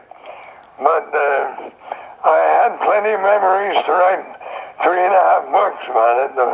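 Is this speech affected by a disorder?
Yes: throat cancer; survivor.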